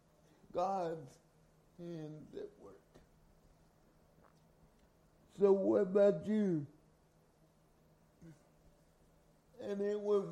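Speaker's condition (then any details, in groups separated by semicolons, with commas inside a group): Cerebral palsy; from birth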